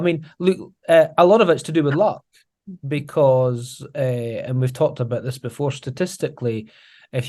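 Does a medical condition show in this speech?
No.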